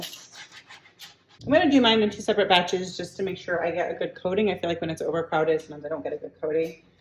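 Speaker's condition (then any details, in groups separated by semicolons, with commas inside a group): No condition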